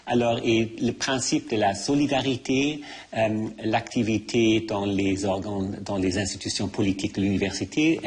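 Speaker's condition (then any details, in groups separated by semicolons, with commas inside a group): No condition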